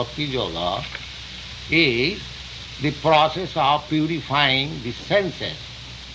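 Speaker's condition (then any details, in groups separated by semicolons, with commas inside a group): No condition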